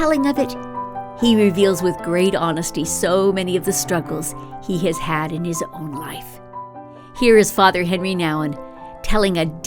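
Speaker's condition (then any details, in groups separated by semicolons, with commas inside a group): No condition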